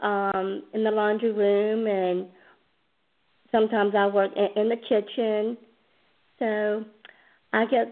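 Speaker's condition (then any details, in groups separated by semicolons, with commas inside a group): Down syndrome; present from birth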